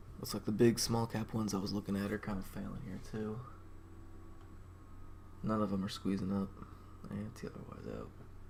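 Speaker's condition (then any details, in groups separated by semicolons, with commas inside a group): No condition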